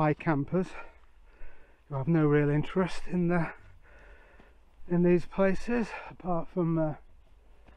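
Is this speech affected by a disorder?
No.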